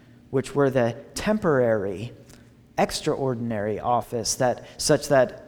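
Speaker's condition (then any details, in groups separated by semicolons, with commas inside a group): No condition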